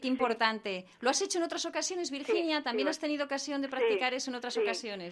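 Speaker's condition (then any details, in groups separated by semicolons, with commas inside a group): No condition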